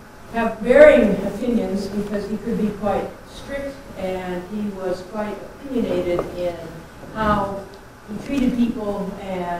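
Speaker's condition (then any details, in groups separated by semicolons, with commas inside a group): No condition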